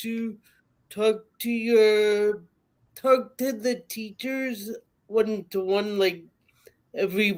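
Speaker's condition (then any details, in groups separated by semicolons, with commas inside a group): Cerebral palsy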